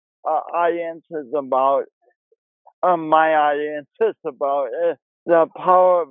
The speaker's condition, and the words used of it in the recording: Cerebral palsy. I feel so lucky to have gone forward and done it, even though my voice has a speech impediment quality to it, than waiting for some miracle to kill my voice before I start living my dream.